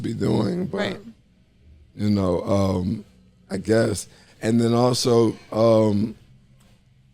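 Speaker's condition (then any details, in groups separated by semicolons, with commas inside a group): ALS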